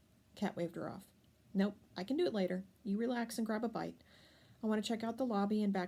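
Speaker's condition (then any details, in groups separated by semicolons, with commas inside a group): No condition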